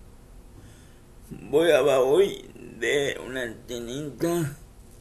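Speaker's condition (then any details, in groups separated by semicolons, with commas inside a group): Cerebral palsy; uses wheelchair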